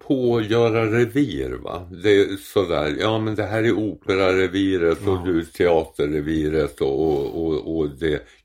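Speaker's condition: Tongue cancer; two teeth extracted

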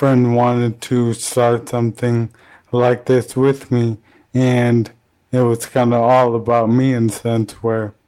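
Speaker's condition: ALS; speech and eventually breathing

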